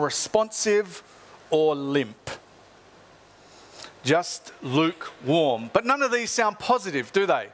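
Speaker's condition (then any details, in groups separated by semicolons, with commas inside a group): No condition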